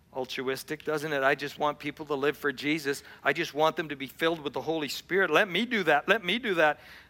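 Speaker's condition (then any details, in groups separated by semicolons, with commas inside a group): No condition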